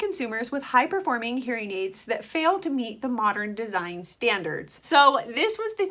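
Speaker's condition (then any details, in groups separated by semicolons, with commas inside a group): No condition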